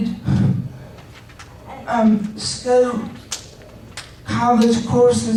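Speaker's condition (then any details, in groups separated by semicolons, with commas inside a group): Cerebral palsy; wheelchair user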